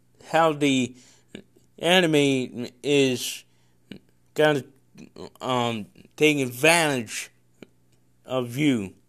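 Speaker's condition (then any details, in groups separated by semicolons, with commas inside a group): Cerebral palsy; congenital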